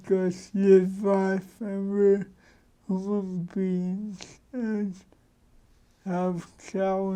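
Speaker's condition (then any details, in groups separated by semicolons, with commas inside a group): Cerebral palsy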